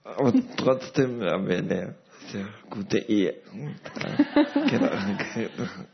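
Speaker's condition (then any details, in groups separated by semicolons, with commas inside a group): Paralysis with ventilator dependence; personal assistance in daily life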